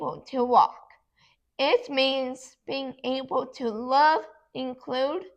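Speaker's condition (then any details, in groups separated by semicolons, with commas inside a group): Cerebral palsy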